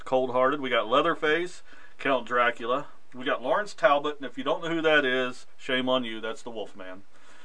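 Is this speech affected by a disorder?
No.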